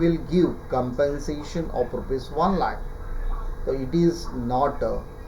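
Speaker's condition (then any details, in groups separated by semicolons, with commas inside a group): No condition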